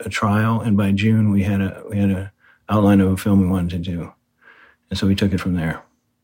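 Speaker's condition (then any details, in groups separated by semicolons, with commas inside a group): Parkinson's disease; right-side weakness at onset, heavy weightlifting slows progression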